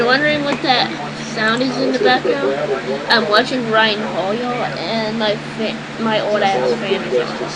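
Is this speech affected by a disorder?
No.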